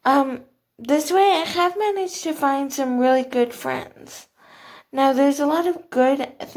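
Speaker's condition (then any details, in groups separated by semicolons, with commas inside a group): Cerebral palsy, athetoid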